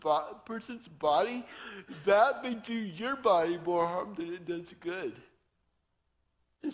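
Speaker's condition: Torsion dystonia; hand tremor found at age 5

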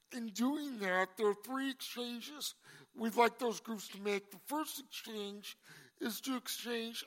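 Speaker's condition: Cerebral palsy; congenital

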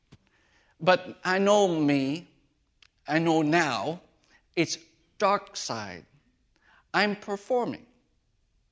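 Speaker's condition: Aphasia after stroke; massive stroke, adult onset, one week comatose, numb hand, aphasia affecting talking, reading, writing, singing; could not talk, read or write at first, friend helped with talking, hard to memorize, halting telegraphic sentences

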